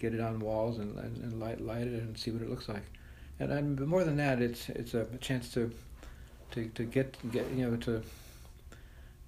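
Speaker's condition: Parkinson's disease

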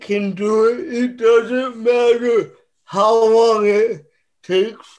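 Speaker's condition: Cerebral palsy; therapy became weight training

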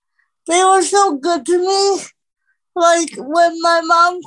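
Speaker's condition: Cerebral palsy; diagnosed age 2

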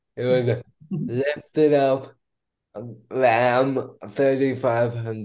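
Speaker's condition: Cerebral palsy; heart stopped twice

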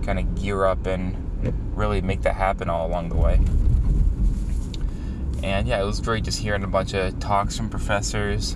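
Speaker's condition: No condition

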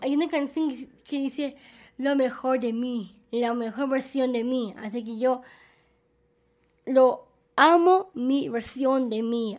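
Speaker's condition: Down syndrome; present from birth

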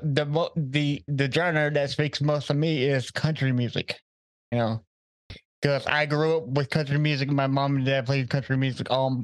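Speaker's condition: Cerebral palsy, mild

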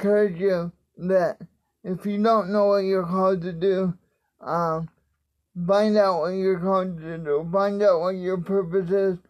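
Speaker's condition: Cerebral palsy, spastic quadriplegic; tongue muscle affected

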